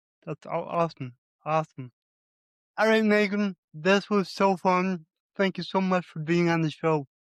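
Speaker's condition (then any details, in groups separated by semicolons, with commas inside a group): Cerebral palsy; lifelong; formerly severe stutter, now speaks publicly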